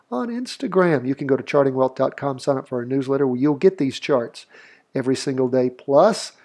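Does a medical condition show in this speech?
No.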